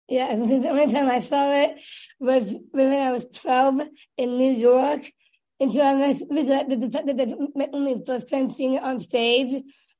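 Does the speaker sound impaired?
Yes: Down syndrome; developmental disability from birth, differences in fine and gross motor skills and living independently.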